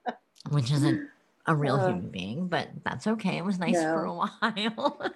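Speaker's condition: Cleft lip and palate

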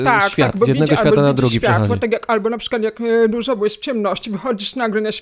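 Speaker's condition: Hearing loss, cochlear implant, acquired; iPhone streams directly to implant

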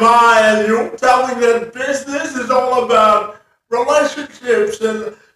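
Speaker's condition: Cerebral palsy, spastic quadriplegia

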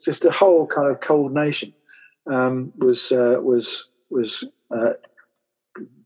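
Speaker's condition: Aphasia and apraxia after stroke; aphasia and apraxia from stroke at age 50, one-sided arm and leg weakness; about eight years post stroke, home speech therapy every two days four months, later NHS therapist; trouble getting words out, intelligence intact, early on only yes, no and swear words

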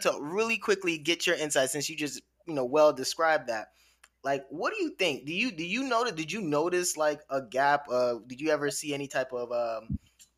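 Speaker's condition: No condition

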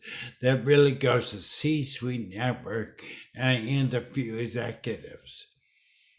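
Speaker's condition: Dysarthria; about 9 years since stroke, wheelchair user, says in wheelchair 12 years

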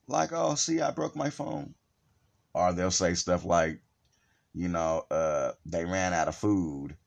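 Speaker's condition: No condition

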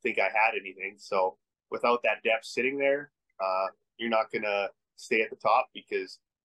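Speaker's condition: No condition

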